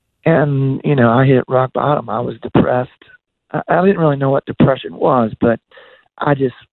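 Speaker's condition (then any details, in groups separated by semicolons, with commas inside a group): Voice disorder; progressive voice disorder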